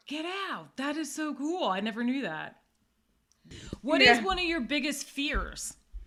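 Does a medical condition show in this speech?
No.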